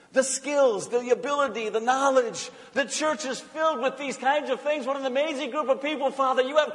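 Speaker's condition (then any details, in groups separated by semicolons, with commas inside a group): No condition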